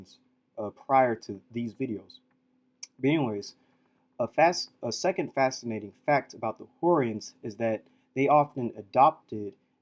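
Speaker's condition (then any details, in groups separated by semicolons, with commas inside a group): No condition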